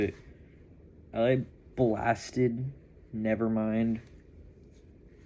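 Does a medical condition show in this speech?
No.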